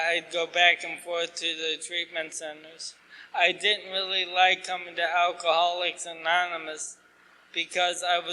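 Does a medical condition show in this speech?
Yes: ALS.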